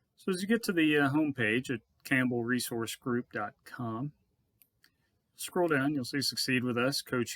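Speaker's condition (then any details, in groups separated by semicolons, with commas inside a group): No condition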